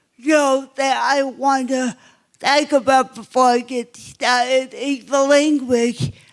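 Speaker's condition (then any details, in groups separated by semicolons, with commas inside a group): Cerebral palsy; obvious speech impairment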